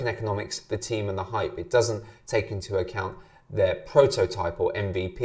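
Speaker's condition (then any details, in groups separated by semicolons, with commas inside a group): No condition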